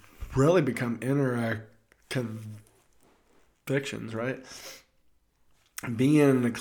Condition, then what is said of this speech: Stuttering. Like, yo, I'm a stutterer, and I'm communicating to you.